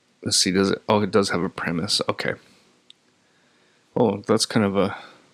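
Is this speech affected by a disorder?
No.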